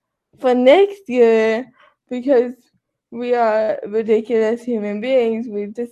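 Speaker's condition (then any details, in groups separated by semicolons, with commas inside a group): Cerebral palsy; wheelchair user, quadriplegic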